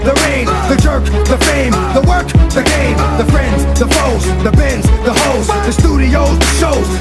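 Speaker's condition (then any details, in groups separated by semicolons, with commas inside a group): No condition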